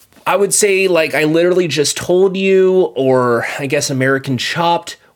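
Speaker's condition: No condition

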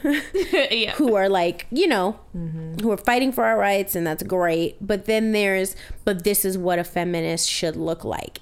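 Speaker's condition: No condition

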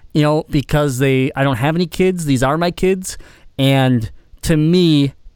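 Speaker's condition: Cleft palate; congenital cleft palate

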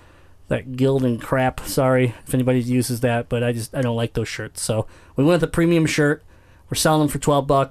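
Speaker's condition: Cleft palate; congenital cleft palate

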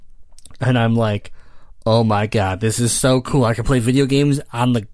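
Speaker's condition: Cleft palate; congenital

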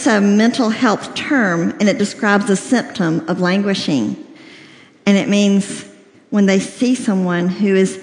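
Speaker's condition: Cleft lip and palate, severe

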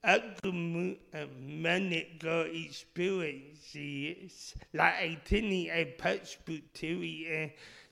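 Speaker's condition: Speech impediment; initially misdiagnosed

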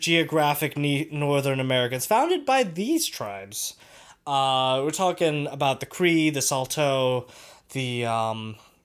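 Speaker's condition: No condition

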